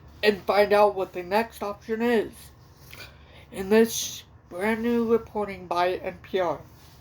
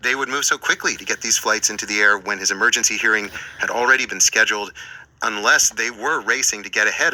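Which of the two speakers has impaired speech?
The first: cerebral palsy; from birth, walks with walker.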